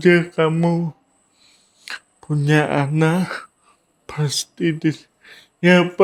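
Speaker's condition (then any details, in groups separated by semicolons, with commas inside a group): Cerebral palsy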